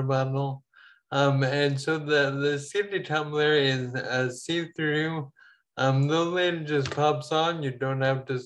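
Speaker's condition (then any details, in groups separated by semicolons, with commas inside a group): Ataxia; falls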